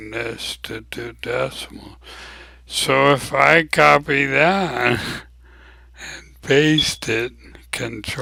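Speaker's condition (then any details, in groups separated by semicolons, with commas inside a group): ALS; abnormally slow voice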